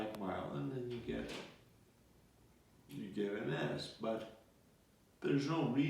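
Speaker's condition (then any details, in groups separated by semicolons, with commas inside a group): Multiple sclerosis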